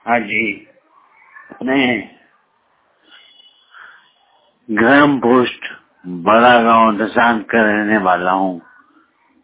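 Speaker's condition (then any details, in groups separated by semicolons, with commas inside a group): Paralysis (lakva); about 2 to 2.5 years of continuous illness; voice somewhat worsened because of paralysis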